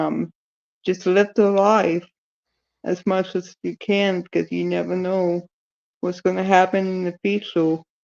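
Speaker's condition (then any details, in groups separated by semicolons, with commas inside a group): Cerebral palsy; present from birth, scoliosis; speech affected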